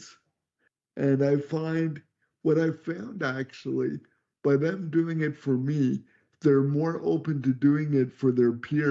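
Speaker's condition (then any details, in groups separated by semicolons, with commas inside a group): Cerebral palsy; could not talk until age 12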